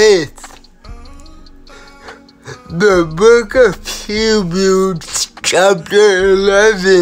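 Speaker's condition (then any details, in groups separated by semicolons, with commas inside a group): Cerebral palsy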